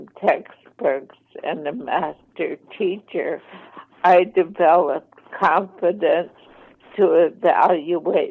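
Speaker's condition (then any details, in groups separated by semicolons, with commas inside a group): ALS, mild; voice slightly impaired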